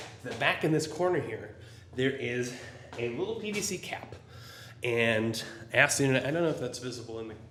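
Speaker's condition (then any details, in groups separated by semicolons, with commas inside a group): No condition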